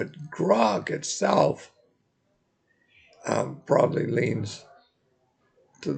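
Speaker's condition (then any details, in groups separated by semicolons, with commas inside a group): Multiple sclerosis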